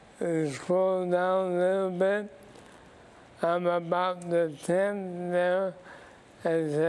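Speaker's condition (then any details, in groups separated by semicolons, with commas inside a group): ALS; symptoms began about two years ago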